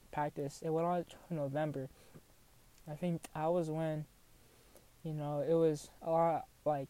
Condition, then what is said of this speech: Stuttering. I wasn't allowed because I had a stutter.